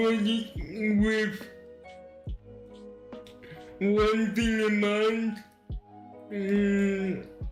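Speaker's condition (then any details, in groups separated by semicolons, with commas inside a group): Cerebral palsy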